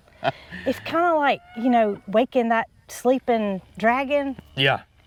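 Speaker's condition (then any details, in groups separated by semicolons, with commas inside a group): No condition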